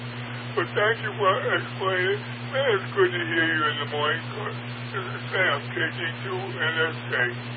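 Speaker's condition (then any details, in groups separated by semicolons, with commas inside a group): Parkinson's; largely wheelchair bound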